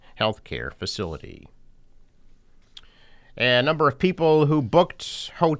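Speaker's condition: No condition

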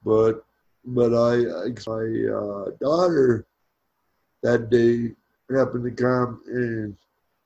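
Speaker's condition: Cerebral palsy; wheelchair

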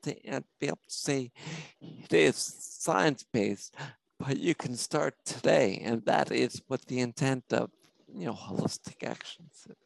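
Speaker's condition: Spinocerebellar ataxia; symptoms for over 40 years

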